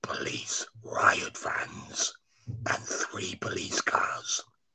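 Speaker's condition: Laryngectomy after cancer; voice box removed after cancer

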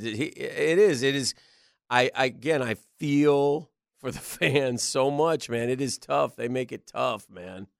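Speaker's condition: No condition

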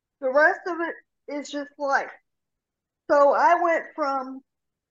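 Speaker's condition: Cerebral palsy; severe rotator cuff tear

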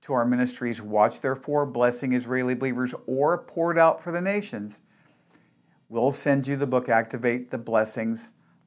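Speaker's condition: No condition

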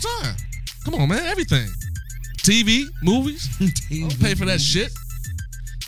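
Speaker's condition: No condition

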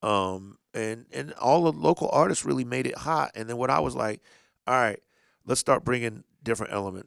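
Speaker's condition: No condition

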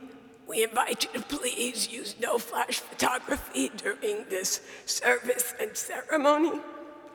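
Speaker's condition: Dysphonia; diagnosed dysphonia; compromised vocal ability, self-described sultry voice, still able to speak

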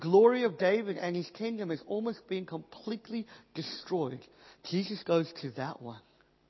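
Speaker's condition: Cleft palate, Pierre Robin syndrome

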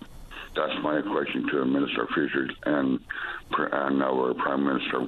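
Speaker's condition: Stroke; slurred speech at times, glitches and missing words

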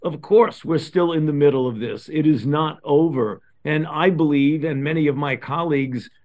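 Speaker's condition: No condition

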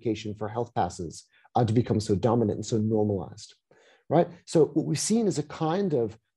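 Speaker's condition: No condition

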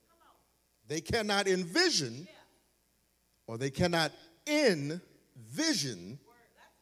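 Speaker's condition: No condition

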